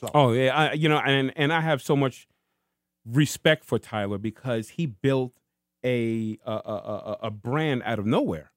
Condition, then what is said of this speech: Stuttering. Any character that I decide to go into, the character just completely flows out, and this character does not stutter